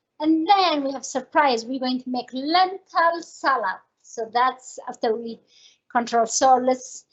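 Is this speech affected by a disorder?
No.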